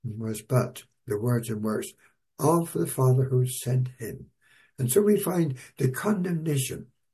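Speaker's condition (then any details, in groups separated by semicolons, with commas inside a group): No condition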